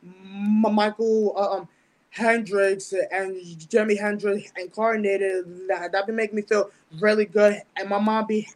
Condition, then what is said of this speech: Stuttering. I have like a low little speech impediment that I had since I was like, oh, I'm 10 years old.